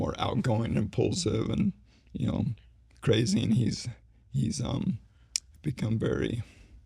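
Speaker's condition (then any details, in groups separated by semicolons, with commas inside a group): ALS; needs voice rest during conversation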